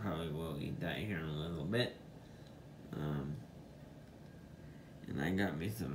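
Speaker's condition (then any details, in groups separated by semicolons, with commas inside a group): Spastic diplegia cerebral palsy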